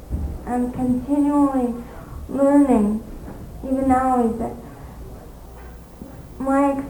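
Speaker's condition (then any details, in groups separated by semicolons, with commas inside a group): Cerebral palsy; speaks fluently with few pauses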